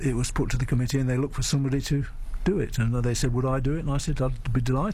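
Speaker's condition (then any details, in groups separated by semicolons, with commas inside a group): Parkinson's disease; diagnosed by specialist, senior age, past knee replacement; plays modified table tennis with shuffling footwork, regular exercise to maintain function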